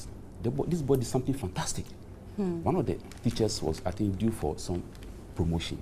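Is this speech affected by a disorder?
No.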